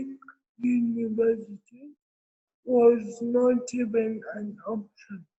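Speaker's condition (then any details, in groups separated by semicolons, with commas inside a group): Cerebral palsy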